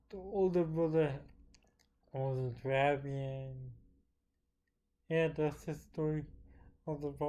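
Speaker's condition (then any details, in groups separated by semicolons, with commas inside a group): Cerebral palsy; with developmental delay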